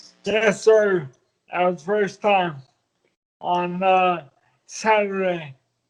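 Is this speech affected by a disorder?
Yes: multiple sclerosis; voice stronger after treatment, breathing laboured.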